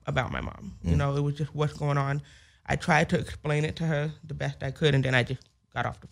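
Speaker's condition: Hearing loss with speech impediment; congenital hearing loss, 70% deaf one ear, 30% other, grandmother had hearing problems, diagnosed end of first grade; only comfortable speaking within last year or so

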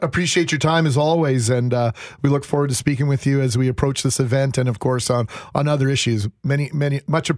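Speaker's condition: No condition

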